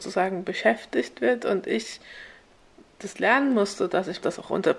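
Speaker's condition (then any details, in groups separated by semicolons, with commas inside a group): No condition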